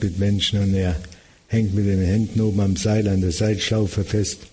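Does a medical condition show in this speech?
Yes: Parkinson's disease; diagnosed at age 57, began with resting hand tremor, confirmed by brain imaging; host asks for his voice to be made louder.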